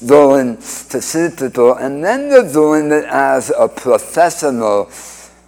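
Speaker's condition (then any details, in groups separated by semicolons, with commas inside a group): Speech impediment after cancer surgery; forearm flap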